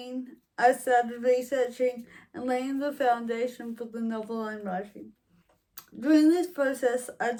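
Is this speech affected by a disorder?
Yes: cerebral palsy, mild.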